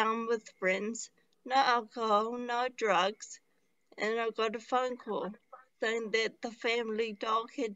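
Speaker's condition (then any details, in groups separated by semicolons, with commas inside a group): Traumatic brain injury; relearned talking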